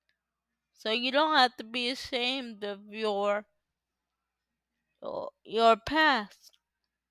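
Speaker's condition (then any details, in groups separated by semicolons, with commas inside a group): Cerebral palsy; uses power wheelchair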